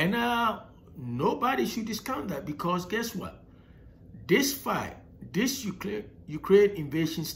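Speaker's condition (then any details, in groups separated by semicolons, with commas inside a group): No condition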